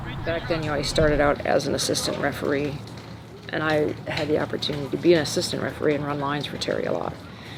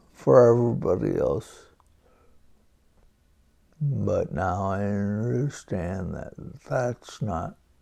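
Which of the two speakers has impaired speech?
The second: Huntington's disease.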